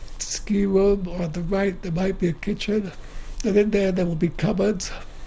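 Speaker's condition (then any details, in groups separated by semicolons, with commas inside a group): Motor neuron disease; still able to speak, lack of breath, swallowing easily goes the wrong way, phlegm in throat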